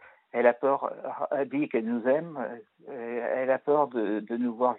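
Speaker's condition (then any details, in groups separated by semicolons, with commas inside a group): Parkinson's disease; worse with stress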